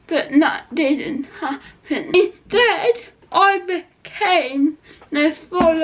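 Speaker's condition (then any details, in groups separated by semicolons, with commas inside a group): Cerebral palsy; not quadriplegic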